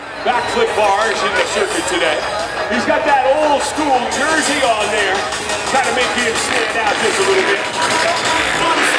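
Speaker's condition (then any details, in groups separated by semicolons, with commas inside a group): No condition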